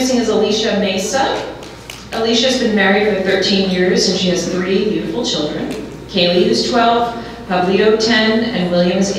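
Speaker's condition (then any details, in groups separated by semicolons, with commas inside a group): No condition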